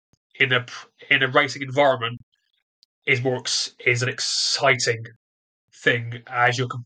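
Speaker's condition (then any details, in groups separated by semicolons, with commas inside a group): Stutter; developmental, onset early childhood, lifelong, more severe during trial, barely able to speak first six months in prison; stutters during this interview; ignores disfluencies and keeps talking, media presence trained as main focus; blocks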